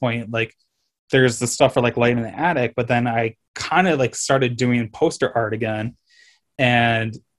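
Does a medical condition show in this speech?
No.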